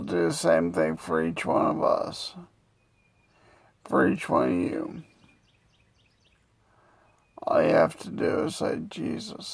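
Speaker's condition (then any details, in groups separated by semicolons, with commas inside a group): Multiple sclerosis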